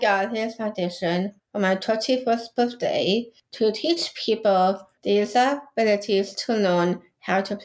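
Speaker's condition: Down syndrome; intellectual disability

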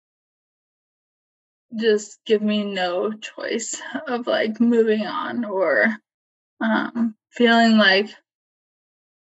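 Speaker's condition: ALS, limb onset; voice tires and gets close to being lost while talking

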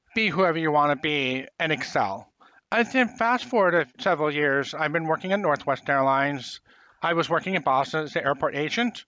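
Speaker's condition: Profound hearing loss, congenital; 90% in other

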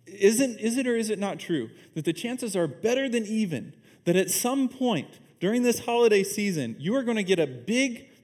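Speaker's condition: No condition

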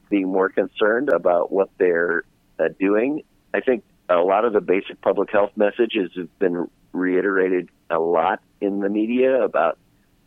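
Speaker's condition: No condition

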